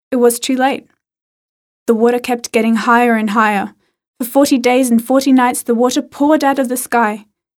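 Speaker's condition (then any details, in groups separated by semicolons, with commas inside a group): No condition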